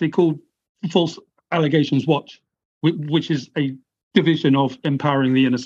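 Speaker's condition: Stammer; stammer causing blocks; stammer barely noticeable in relaxed, open conversation; stammer worse under stress and strategized answers, avoided speaking in court because of it; repeated sounds

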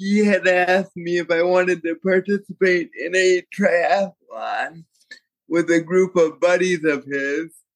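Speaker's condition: Cerebral palsy; from birth, born prematurely at 3 pounds 7 ounces, father Jeff propels him through swim, bike, run

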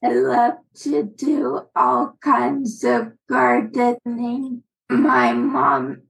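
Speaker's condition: Aphasia; brain AVM rupture with bleed after junior year of college, AVM removed in life-saving surgery; talks poorly, intellect intact

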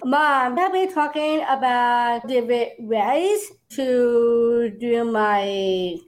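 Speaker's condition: Down syndrome; Down syndrome since birth

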